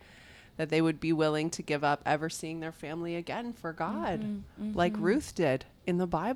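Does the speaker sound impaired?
No.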